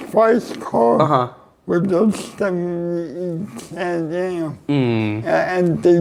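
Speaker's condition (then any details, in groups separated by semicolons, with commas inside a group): Cerebral palsy; neck surgery went badly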